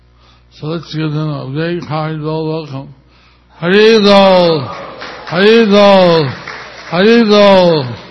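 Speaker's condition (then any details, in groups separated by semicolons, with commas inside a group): Stroke with facial paralysis; undergoing therapy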